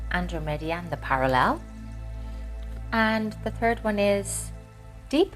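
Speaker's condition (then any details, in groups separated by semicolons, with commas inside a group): No condition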